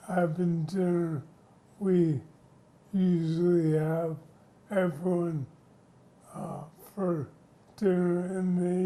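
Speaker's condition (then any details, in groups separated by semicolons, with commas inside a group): ALS; onset in hands; speech noticeably affected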